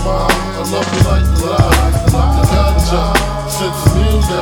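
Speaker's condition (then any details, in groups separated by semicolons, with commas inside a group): No condition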